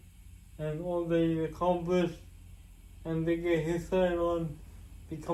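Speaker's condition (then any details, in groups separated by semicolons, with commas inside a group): Cerebral palsy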